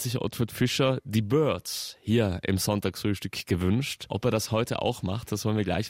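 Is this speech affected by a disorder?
No.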